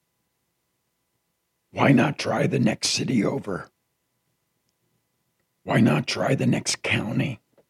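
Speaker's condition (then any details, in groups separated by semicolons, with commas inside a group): Partial laryngectomy after throat cancer; raspy voice left by cancer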